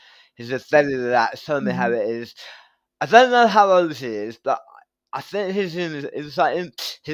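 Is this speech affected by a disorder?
Yes: tongue cancer surgery.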